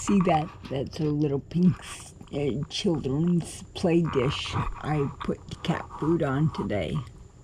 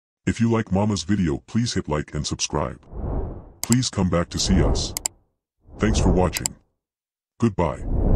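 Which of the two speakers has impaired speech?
The first: cerebral palsy; cannot walk, crawls to get around.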